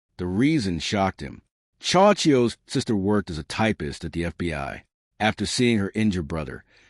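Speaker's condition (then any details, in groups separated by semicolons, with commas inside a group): No condition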